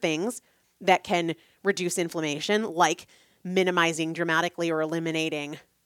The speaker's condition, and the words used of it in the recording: No condition.